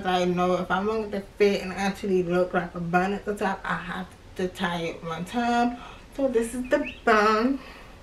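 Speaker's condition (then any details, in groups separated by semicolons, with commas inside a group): Cerebral palsy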